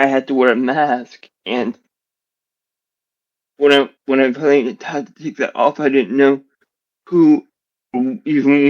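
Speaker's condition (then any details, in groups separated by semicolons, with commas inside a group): Generalized dystonia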